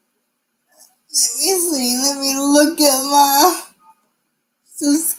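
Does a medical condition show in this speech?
Yes: cerebral palsy.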